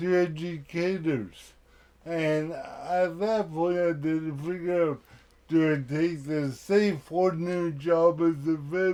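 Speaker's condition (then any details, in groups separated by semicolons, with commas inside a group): Cerebral palsy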